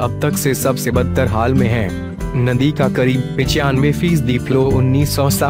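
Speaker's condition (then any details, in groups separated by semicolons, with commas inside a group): No condition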